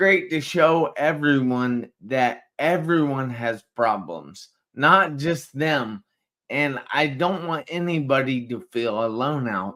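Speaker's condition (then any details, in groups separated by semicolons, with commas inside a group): Traumatic brain injury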